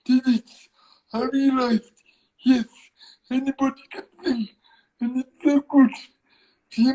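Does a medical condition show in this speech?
Yes: cerebral palsy.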